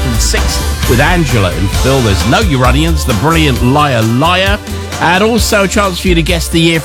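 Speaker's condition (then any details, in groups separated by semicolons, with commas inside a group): No condition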